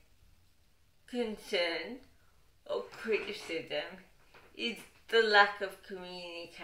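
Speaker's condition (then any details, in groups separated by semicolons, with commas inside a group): Cerebral palsy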